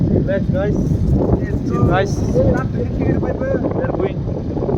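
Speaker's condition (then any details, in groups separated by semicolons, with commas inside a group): No condition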